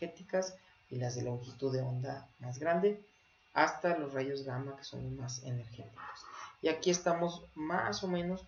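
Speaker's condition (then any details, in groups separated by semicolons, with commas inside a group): No condition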